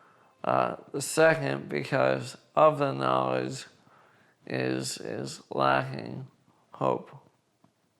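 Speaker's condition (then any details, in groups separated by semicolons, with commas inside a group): ALS; onset with upper body and upper chest spasms; 18 months from first symptom to diagnosis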